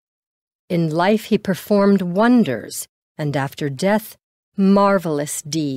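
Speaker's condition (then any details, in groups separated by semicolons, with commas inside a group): No condition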